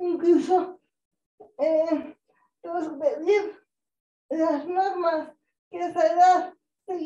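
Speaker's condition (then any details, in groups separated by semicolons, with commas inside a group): Cerebral palsy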